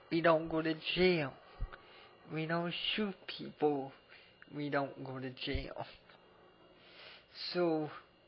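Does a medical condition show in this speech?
Yes: cerebral palsy.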